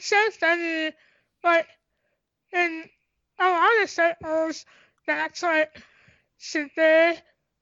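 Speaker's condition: Tracheostomy, cystic hygroma of head and neck; tracheostomy and stomach feeding tube since few days old

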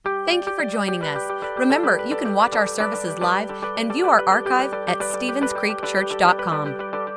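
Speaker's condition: No condition

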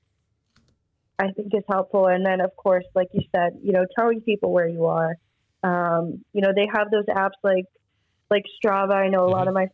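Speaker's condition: No condition

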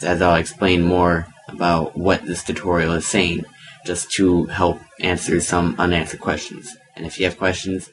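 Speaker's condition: No condition

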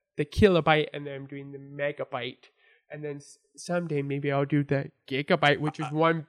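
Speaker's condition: Born deaf, congenital; had to learn to speak and hear, hard, first full sentence at age five, English difficult

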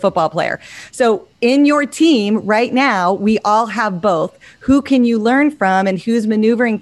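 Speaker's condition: No condition

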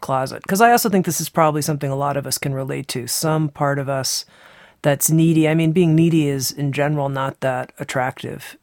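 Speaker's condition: No condition

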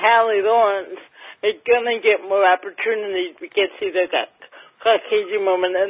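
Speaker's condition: Cerebral palsy, mild; mildly affects speech

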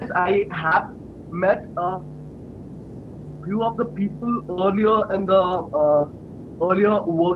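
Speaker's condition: Stuttering; stuttered openly at Indian Stammering Association first national conference; blocks

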